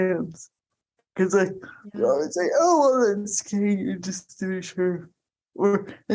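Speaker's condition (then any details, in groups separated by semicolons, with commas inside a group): Cerebral palsy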